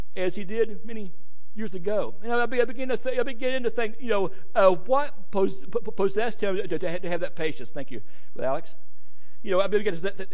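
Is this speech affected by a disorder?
Yes: stuttering; struggled with it for a while, adults at gadsdale said stutter barred preaching; more stuttering tonight, tired, feels an hour later after watch not set back; worse when tired, later in the day; here repeated sounds.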